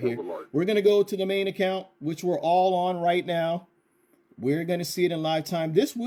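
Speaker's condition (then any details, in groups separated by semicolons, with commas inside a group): No condition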